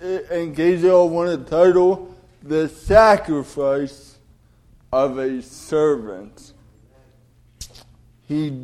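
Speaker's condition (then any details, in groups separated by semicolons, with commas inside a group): Cerebral palsy; delayed development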